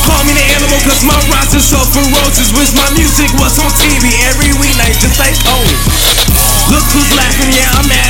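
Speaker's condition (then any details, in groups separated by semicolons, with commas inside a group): No condition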